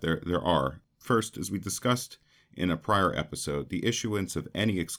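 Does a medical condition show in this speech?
No.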